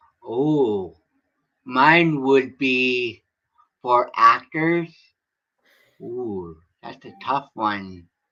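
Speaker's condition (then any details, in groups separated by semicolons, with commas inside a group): Cerebral palsy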